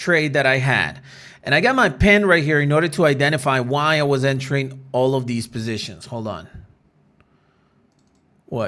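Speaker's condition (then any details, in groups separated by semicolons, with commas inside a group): No condition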